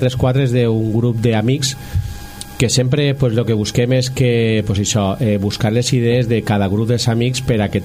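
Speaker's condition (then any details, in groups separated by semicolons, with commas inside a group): No condition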